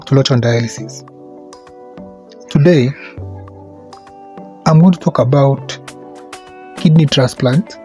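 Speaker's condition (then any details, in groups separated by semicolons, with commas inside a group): No condition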